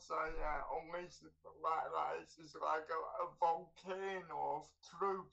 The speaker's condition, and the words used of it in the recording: Cerebral palsy. And basically, that's hypertonia in the sense of the more excited we are, the less sort of clear and defined our speech is.